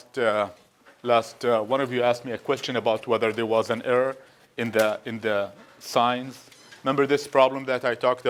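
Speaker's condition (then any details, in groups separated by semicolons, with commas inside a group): No condition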